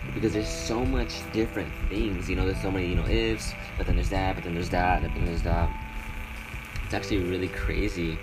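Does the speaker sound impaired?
No.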